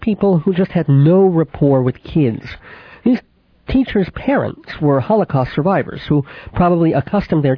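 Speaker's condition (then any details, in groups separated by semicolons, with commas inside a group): Cleft palate with lisp, cleft lip and palate, mild; childhood consonants formed via sinuses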